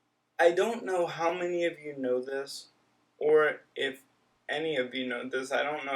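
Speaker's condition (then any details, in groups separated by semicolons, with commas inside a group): Cerebral palsy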